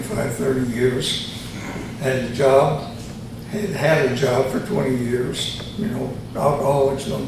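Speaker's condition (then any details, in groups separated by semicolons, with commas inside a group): Tongue cancer surgery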